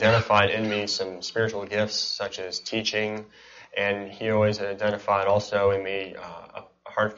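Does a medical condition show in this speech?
Yes: cleft palate and cleft lip.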